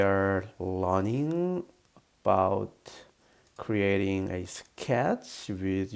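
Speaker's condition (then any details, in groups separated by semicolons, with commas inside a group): No condition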